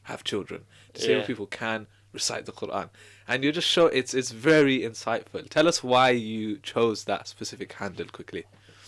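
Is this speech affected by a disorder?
No.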